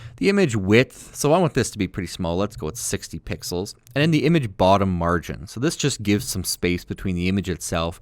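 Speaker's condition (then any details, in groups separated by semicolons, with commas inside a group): No condition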